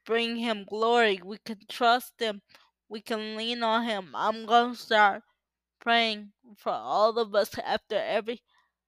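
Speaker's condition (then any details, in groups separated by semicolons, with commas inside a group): Cerebral palsy; uses power wheelchair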